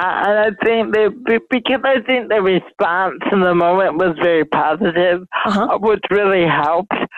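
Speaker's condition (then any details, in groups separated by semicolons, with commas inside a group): Mild cerebral palsy; speech affected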